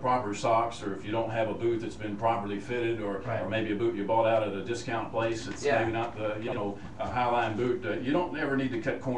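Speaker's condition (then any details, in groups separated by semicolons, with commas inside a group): No condition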